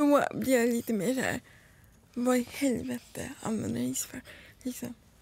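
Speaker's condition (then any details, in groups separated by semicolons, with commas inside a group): Cerebral palsy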